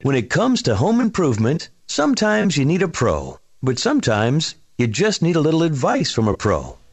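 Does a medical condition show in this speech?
No.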